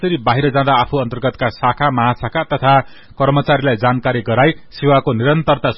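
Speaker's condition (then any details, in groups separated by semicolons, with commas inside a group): No condition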